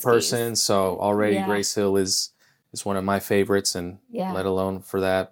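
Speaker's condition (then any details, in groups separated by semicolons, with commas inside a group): No condition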